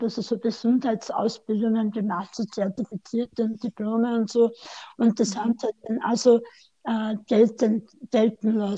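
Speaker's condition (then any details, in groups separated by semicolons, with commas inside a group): Speech impairment after tongue cancer, mild; aggressive right tongue-margin cancer into mouth arch at 48, 17-hour surgery, neck dissection, chemoradiotherapy; slightly limited, tends to speak fast, sometimes unclear, Austrian dialect, hard to understand without seeing face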